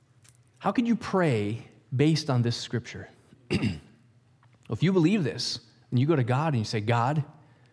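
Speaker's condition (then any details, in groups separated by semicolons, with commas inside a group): No condition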